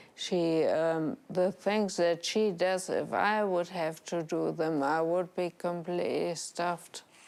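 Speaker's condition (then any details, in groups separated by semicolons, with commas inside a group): Traumatic brain injury, severe; right-sided ataxia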